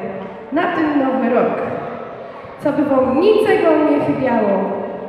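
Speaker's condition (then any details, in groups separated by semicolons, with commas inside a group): No condition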